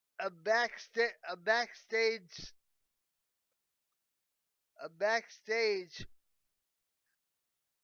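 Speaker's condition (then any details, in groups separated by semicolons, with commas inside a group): Cerebral palsy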